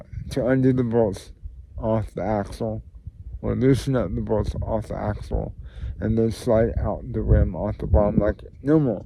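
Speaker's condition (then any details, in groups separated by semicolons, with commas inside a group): Cerebral palsy; tends to mess up words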